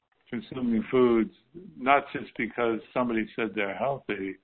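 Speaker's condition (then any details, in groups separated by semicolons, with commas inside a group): Parkinson's; some symptoms gradually improved with persistent proactive self-care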